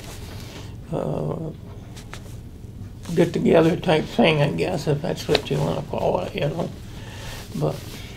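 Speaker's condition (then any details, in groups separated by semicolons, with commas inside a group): Traumatic brain injury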